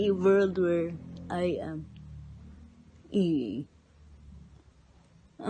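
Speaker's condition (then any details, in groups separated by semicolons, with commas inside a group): Cerebral palsy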